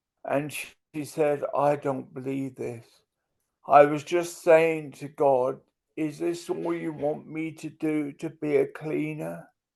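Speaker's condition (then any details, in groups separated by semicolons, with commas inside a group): Multiple sclerosis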